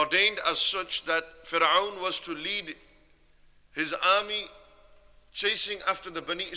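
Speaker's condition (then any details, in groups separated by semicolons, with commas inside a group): No condition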